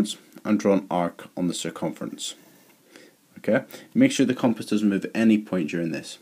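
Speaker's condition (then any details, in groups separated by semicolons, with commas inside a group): No condition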